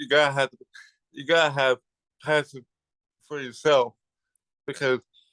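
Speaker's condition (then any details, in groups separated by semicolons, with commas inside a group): Cerebral palsy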